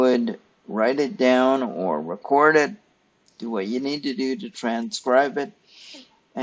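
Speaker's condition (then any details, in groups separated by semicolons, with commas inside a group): Cerebral palsy; stiff muscles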